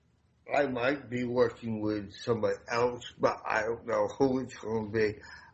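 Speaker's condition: Damaged voice box; self-conscious about voice

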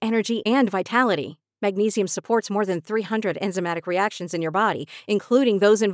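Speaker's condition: No condition

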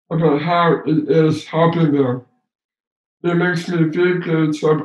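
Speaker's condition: Down syndrome; took a while to learn and deliver a speech, practices before speaking, does 6-minute public speeches

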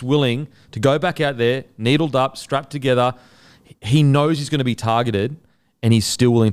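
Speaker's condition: No condition

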